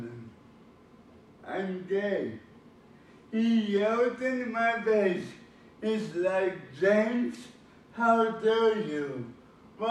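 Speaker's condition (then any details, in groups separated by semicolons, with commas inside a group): Cerebral palsy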